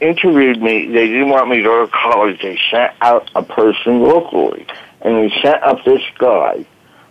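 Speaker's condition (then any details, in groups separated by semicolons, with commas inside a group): Voice box damage from tracheostomy; past therapy and psychiatrists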